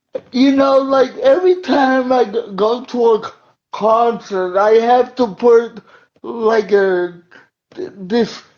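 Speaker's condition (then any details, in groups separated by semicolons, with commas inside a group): Cerebral palsy; uses wheelchair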